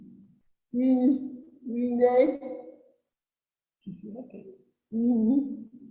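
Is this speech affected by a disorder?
Yes: cerebral palsy; since birth.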